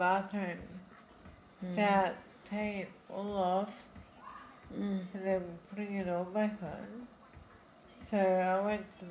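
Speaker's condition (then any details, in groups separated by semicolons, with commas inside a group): Friedreich's ataxia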